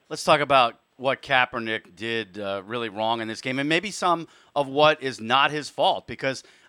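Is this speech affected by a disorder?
No.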